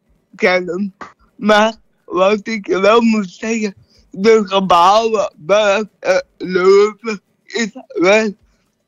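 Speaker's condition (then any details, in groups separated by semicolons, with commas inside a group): Cerebral palsy; neurological condition, brain injury sustained around birth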